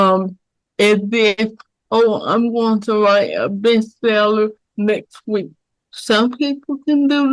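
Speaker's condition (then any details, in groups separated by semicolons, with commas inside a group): Cerebral palsy; mild form; very independent; speech most affected area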